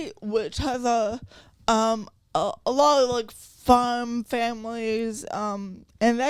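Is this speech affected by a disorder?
Yes: cerebral palsy.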